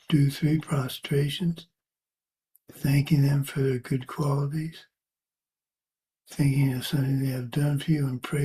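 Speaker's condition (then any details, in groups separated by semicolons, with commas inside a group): Parkinson's; age 73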